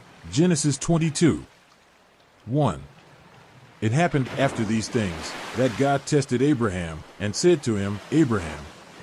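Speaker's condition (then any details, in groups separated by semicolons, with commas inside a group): No condition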